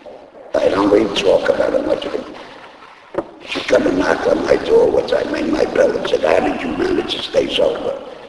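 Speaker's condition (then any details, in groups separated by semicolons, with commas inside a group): Laryngectomy; voice box removed by operation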